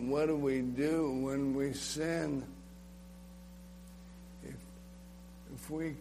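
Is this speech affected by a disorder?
Yes: ALS; slurred, slow speech, choking, spitting, swallowing problems.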